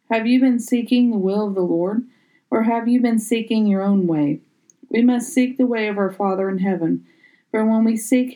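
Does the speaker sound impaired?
No.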